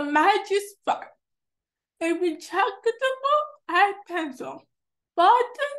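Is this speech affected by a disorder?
Yes: cerebral palsy; affects hand, hand tremor.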